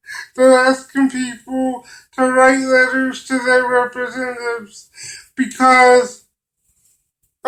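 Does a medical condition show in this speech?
Yes: cerebral palsy; limited use of the hands.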